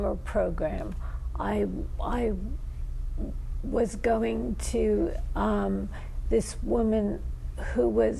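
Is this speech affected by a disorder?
Yes: multiple sclerosis; very limited mobility.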